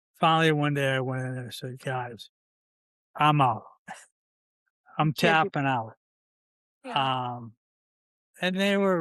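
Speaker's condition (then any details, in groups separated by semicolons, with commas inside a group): ALS, C9 mutation; limb onset in fingers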